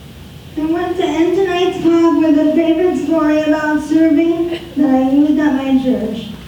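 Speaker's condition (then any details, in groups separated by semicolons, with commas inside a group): Spastic quadriplegic cerebral palsy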